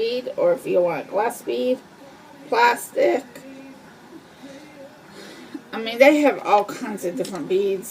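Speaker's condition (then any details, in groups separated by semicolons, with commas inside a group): Cerebral palsy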